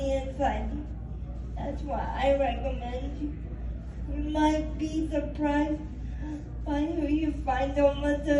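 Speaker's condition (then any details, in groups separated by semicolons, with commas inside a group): Cerebral palsy; wheelchair, daily anti-spasm medicine, physical therapy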